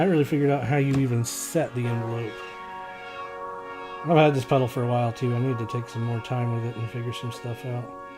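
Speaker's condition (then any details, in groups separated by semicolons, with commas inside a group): No condition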